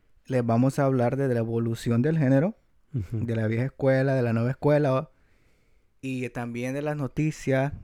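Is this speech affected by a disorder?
No.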